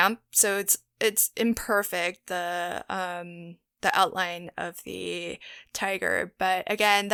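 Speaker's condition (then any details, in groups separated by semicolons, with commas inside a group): No condition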